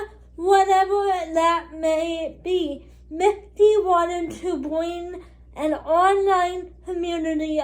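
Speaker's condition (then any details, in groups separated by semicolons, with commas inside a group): Cerebral palsy; postpartum onset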